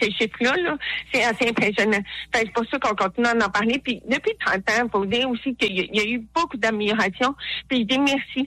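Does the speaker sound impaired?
Yes: hearing loss; hard of hearing, disability not very visible.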